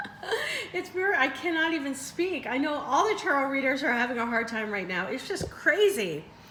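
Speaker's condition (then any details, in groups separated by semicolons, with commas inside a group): No condition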